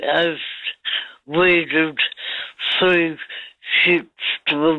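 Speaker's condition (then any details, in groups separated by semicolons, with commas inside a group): Cerebral palsy; lifelong, affects walking and speech; speech often mistaken by others for drunkenness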